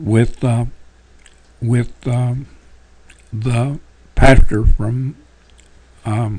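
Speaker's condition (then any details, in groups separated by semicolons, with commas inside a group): Parkinson's; tremors as early symptom; about 22 years since diagnosis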